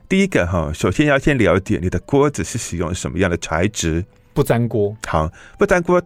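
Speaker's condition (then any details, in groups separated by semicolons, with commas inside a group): Hearing impairment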